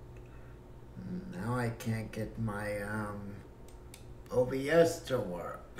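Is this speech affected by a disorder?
Yes: cerebral palsy; breathing fine.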